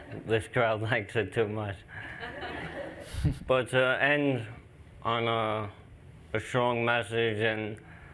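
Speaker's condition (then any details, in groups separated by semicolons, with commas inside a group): ALS; still able to speak, dry mouth while speaking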